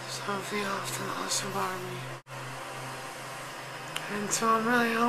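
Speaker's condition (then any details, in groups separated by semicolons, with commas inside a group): ALS; genetic form, later feeding tube, breathing tube, eye-controlled speech computer; about one year since diagnosis, no limb movement, cannot walk; chin, face, tongue twitching, shallow breathing, speaks via eye-computer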